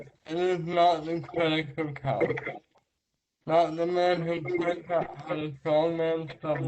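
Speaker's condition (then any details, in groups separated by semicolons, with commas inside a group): Traumatic brain injury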